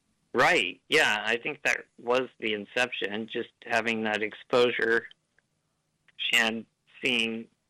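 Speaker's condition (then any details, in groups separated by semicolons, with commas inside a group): Duchenne muscular dystrophy; diagnosed age 3, power chair since about age 10, trouble maintaining breathing, service dog; ventilator may be audible, cadence slightly different, works well for him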